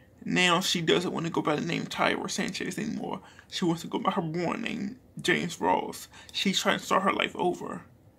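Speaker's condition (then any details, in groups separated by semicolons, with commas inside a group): Cerebral palsy; speech is not the best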